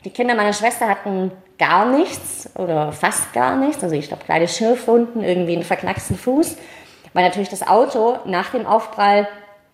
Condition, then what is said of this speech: Cleft palate. Aber letztendlich war das, ihr hört es ja selbst, ich habe so einen kleinen Sprachfehler.